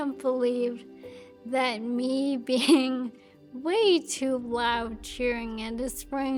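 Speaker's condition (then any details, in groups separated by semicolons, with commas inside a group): ALS; progressive motor neuron loss, non-genetic form; voice weakening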